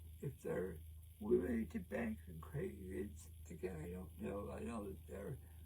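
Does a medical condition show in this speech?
Yes: cerebral palsy; present since birth.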